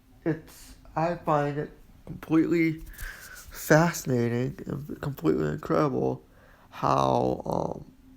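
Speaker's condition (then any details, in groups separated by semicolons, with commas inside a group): Quadriplegic cerebral palsy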